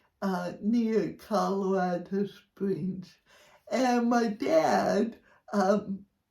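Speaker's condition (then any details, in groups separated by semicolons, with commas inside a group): Cerebral palsy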